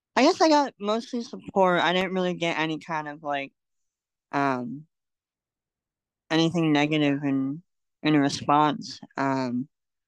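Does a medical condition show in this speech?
Yes: cleft lip and palate; congenital.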